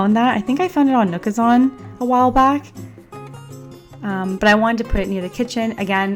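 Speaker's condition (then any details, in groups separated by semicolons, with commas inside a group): No condition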